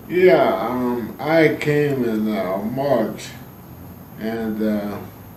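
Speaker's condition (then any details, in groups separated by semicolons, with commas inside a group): ALS; spasticity main symptom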